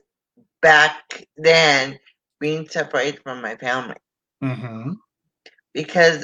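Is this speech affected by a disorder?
Yes: cerebral palsy.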